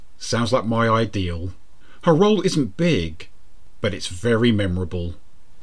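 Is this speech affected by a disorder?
No.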